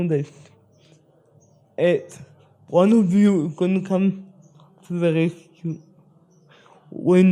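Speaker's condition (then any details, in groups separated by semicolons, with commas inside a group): Spastic cerebral palsy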